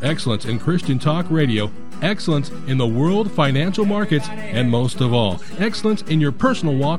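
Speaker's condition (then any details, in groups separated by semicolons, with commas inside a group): No condition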